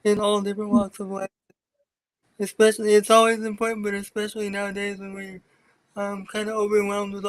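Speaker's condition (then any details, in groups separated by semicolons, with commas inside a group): Cerebral palsy; from birth, wheelchair user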